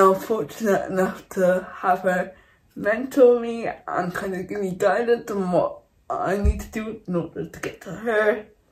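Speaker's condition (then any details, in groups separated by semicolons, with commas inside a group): Cerebral palsy and dystonia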